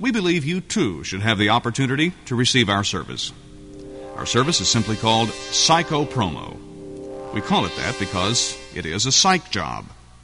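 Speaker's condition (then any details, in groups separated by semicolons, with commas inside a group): No condition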